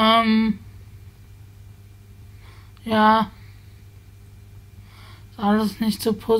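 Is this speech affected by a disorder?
Yes: spasticity from birth; multiple sclerosis.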